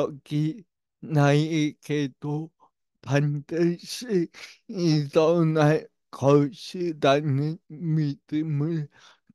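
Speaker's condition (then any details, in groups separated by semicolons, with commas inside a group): Brain lesion disability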